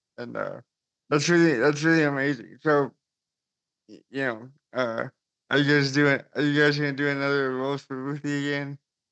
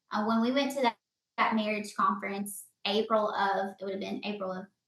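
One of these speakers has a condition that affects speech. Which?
The first: cerebral palsy; since birth.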